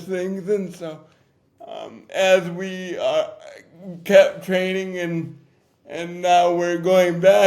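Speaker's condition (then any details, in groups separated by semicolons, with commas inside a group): Cerebral palsy; difficult to talk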